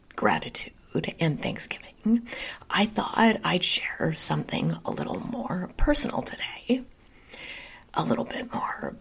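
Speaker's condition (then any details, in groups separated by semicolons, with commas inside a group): Spasmodic dysphonia; new diet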